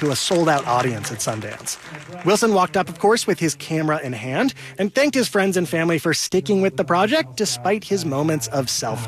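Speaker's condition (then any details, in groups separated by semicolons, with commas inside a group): No condition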